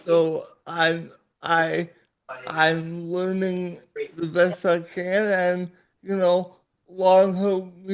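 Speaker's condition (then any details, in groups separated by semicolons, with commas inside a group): Cerebral palsy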